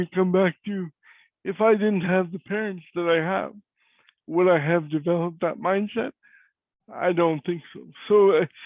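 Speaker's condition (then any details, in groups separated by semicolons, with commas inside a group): Cerebral palsy; cannot walk; voice is different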